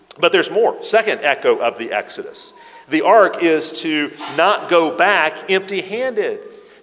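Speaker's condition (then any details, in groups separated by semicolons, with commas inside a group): No condition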